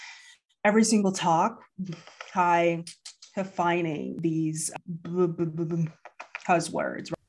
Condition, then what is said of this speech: Stuttering. I have days when I'm, you know, very fluent, and then days when I'm not.